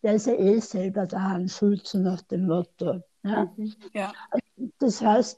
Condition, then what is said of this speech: Tongue cancer surgery. Ich bin ja dann auch noch durch meinen österreichischen Dialekt ein wenig eingeschränkt, ne?